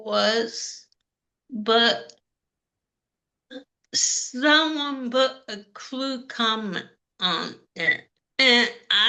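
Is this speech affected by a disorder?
Yes: cerebral palsy.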